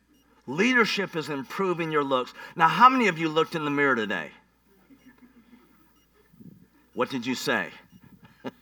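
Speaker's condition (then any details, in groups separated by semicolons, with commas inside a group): Cleft palate; once stopped breathing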